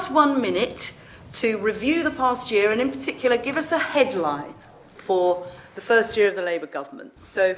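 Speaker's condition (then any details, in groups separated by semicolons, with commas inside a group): No condition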